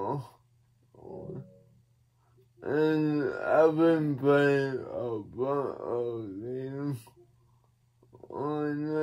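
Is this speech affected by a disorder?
Yes: cerebral palsy; atypical speech.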